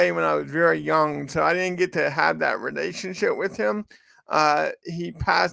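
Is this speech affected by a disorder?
Yes: cerebral palsy; from birth.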